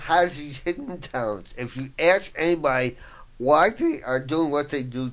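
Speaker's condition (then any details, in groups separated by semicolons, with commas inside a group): Voice box damage, traumatic brain injury; tbi found 3-4 years ago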